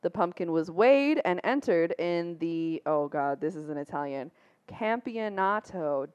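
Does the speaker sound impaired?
No.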